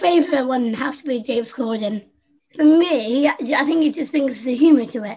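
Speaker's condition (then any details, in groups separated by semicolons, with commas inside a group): Down syndrome; congenital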